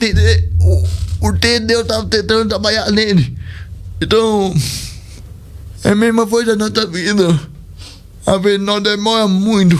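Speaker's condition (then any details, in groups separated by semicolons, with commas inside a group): Cerebral palsy; speech not normal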